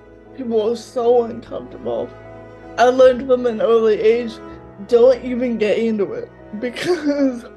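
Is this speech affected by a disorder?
Yes: cerebral palsy, mild; mouth affected.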